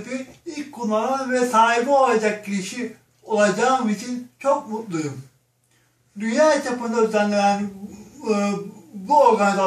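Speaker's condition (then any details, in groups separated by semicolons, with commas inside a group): Cerebral palsy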